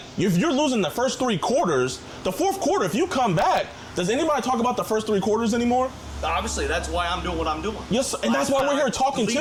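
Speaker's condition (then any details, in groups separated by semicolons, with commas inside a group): No condition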